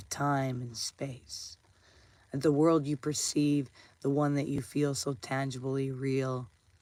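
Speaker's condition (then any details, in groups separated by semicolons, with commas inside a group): No condition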